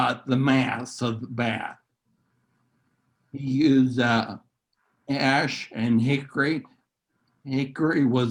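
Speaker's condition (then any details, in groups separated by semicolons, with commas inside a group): Neurological disease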